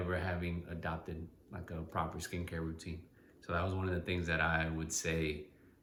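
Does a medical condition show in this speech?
No.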